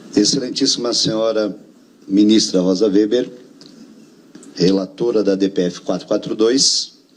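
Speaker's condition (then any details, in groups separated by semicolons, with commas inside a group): No condition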